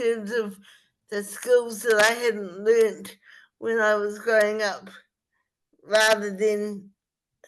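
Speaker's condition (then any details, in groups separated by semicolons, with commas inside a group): Spastic cerebral palsy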